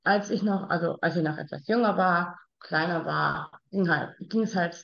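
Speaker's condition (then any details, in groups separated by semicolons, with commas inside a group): Down syndrome; BUK signing-supported communication used heavily in early childhood through family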